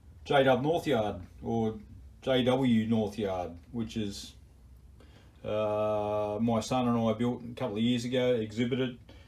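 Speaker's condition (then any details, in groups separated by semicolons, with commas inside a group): No condition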